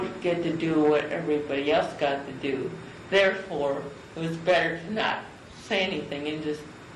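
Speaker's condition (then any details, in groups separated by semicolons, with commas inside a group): Cerebral palsy; from birth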